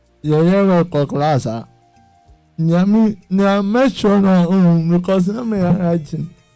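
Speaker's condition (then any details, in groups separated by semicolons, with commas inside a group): Cerebral palsy; self-managing with exercises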